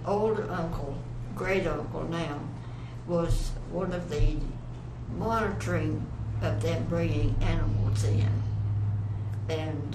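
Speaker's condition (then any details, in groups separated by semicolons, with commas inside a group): Parkinson's; finishing speech therapy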